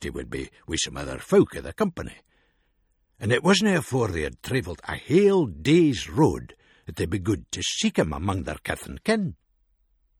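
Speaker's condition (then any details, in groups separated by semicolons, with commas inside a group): No condition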